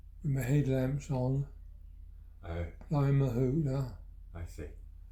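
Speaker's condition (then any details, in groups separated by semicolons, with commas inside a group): Parkinson's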